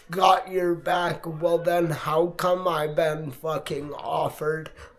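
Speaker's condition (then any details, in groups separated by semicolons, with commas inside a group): Multiple sclerosis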